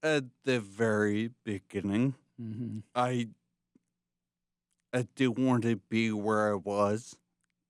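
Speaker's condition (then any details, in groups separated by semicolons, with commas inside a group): Traumatic brain injury from tumour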